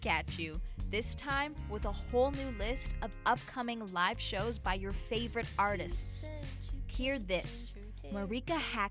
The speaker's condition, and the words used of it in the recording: No condition.